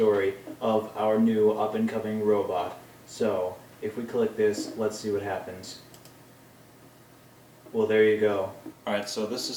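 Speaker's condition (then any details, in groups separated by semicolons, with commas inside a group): No condition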